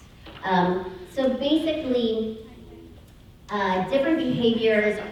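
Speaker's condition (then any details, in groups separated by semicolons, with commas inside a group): No condition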